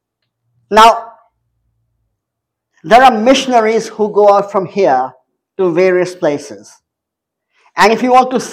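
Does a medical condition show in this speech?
Yes: cleft palate; major speech impediments since childhood, still present, speaks two or three languages.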